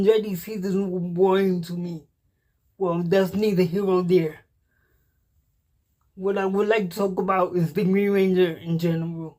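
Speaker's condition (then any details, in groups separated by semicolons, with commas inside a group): Cerebral palsy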